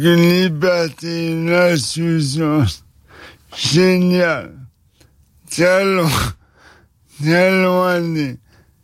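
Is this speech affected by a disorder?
Yes: ALS (Charcot disease); diagnosed about 2 years ago, first symptoms mistaken for tendinitis, many tests initially normal; recovering from a cold, which makes speaking even harder; voice weak, speaking takes great effort, worsened by current cold.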